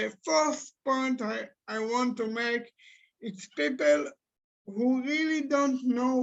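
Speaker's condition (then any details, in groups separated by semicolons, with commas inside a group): Cerebral palsy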